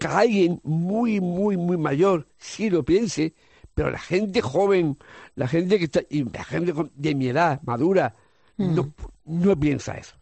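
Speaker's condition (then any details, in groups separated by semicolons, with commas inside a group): Down syndrome; congenital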